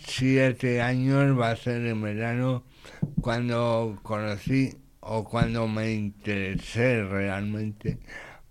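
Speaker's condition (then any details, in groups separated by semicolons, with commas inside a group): Condition akin to cerebral palsy; acquired after age three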